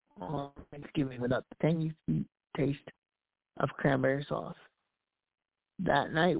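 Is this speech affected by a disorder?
Yes: cerebral palsy; spanish speaker with limited english.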